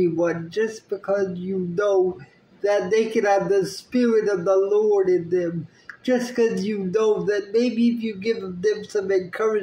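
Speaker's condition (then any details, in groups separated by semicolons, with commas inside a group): Spastic cerebral palsy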